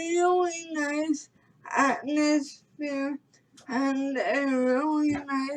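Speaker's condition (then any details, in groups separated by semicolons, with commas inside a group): Cerebral palsy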